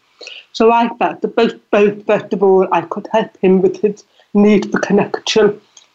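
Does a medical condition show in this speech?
Yes: deafness; deafness audible in voice.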